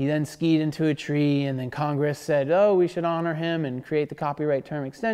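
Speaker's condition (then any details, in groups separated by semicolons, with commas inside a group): No condition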